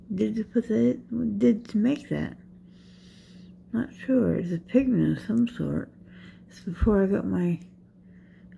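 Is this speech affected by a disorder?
Yes: dystonia; affects how speech sounds.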